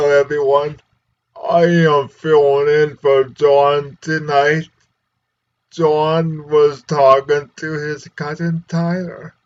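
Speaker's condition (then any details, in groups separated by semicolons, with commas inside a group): Cerebral palsy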